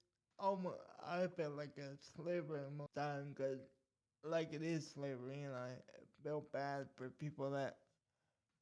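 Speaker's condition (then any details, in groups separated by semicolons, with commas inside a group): Cerebral palsy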